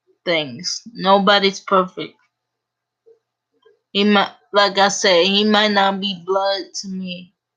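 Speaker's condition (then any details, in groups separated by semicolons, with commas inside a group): Cerebral palsy; uses a wheelchair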